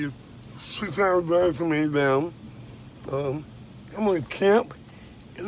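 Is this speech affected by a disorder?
Yes: dystonia; very bad day, frequent bad days.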